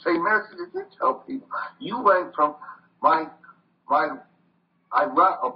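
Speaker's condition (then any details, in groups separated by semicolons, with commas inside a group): Voice box damage from tracheostomy; brain injury from smoke inhalation, carbon monoxide poisoning, voice box damaged by medic's trach tube; cannot sing as before, ongoing voice challenge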